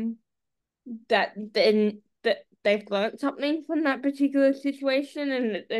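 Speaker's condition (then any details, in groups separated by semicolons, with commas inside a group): Cerebral palsy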